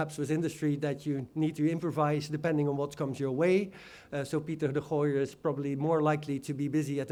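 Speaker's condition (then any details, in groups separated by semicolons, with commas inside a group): No condition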